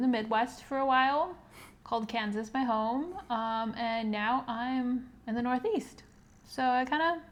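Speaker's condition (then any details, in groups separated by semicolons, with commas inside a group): No condition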